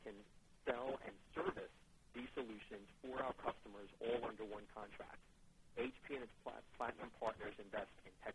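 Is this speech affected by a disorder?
No.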